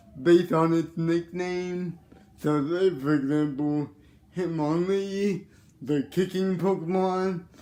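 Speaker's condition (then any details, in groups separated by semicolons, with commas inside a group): Cerebral palsy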